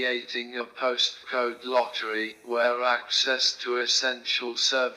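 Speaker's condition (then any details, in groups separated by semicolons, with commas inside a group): Motor neurone disease; right hand onset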